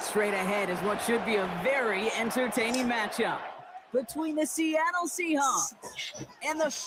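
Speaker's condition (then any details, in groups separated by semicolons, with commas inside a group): No condition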